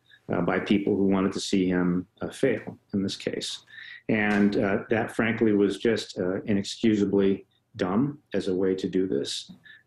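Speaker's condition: No condition

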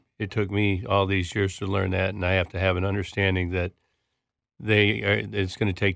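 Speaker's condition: Parkinson's disease; four years since diagnosis, movement specialist, speech therapy, Big and Loud therapy for movement, posture, voice

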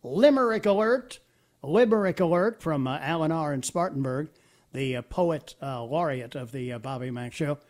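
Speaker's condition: No condition

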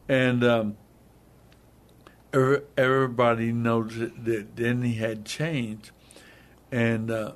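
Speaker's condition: Hemorrhagic stroke; hemorrhagic stroke in basal ganglia, not a clot, right side of body paralyzed; about 8 months since stroke, recovering, wrestling way back; talks funny, voice stressed tonight, speaks slowly and deliberately to be understood, daughter Stacy helps

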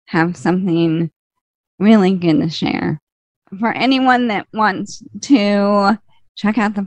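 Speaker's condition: ALS, slow progressing

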